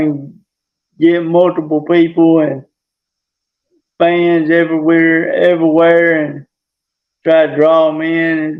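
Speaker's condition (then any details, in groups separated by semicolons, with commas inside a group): Traumatic brain injury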